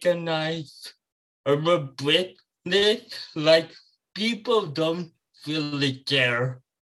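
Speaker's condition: Cerebral palsy

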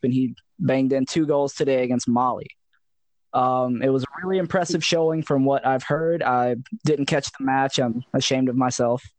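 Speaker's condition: No condition

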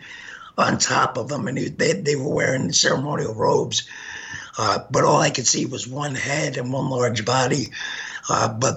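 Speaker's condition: Gunshot injury to voice box; hit spine

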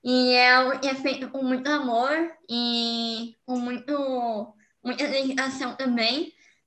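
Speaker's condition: Cleft lip and palate; residual hypernasality, nasal air escape likely to increase after surgery, voice still needs improvement

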